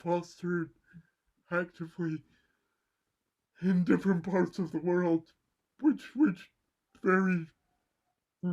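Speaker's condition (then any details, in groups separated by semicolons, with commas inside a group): Cerebral palsy; mild left side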